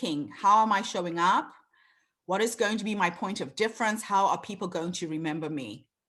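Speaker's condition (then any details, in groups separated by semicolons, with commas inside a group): No condition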